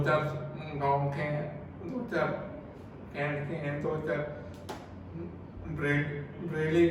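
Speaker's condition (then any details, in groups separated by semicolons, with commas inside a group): Cerebral palsy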